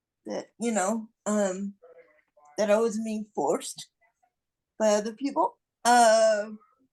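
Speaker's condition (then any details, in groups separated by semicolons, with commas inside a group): Cerebral palsy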